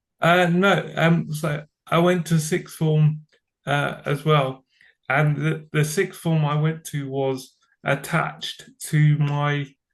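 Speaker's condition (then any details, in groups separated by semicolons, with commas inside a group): Cerebral palsy; from birth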